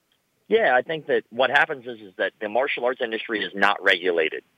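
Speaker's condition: Cleft lip and palate; many surgeries as a child

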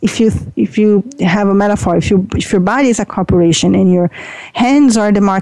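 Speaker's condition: No condition

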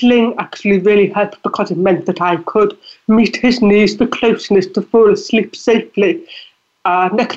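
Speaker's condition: Deafness; deafness audible in voice

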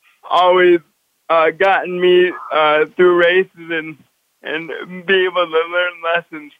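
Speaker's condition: Cerebral palsy; walks with walker

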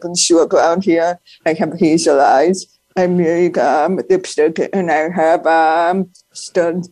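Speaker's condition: Profound deafness; profound deafness since childhood, 18 years of speech therapy, later learned sign language; learned to talk through speech therapy, unfamiliar speech pattern, sometimes not understood, must repeat herself

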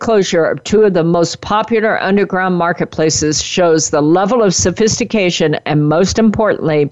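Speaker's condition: No condition

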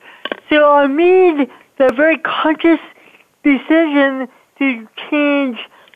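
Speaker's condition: Cerebral palsy; speech affected by cerebral palsy

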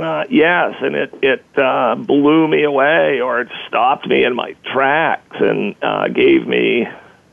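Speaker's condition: Spasmodic dysphonia; sudden onset

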